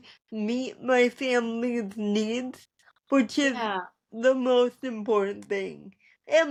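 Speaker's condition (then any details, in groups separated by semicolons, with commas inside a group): Cerebral palsy; spastic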